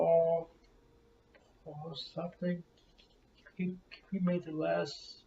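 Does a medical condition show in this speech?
Yes: cerebral palsy; from birth or womb, arm spasms.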